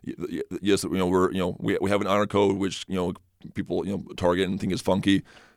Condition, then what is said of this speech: Stuttering. I feel like I'm not very good off the cuff. I can't just, you know, speak, and that's when I start to, you know, stutter and trip over my own words and things like that